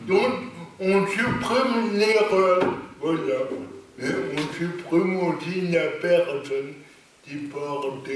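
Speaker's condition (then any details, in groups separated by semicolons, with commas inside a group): Cerebral palsy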